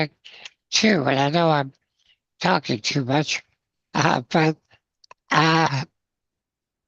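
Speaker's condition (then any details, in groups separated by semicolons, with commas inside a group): Spinal muscular atrophy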